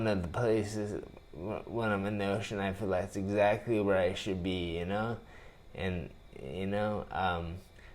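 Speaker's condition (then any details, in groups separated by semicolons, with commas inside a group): Traumatic brain injury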